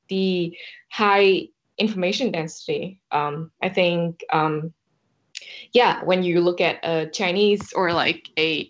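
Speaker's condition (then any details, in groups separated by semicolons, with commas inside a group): No condition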